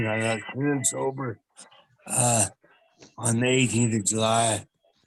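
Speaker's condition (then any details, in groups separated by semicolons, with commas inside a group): Traumatic brain injury; car crash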